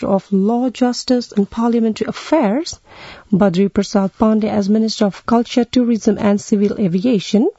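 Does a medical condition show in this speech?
No.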